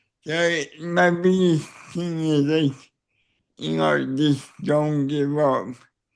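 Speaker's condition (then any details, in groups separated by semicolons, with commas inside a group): Cerebral palsy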